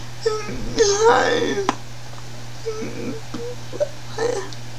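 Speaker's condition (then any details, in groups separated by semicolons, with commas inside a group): Cerebral palsy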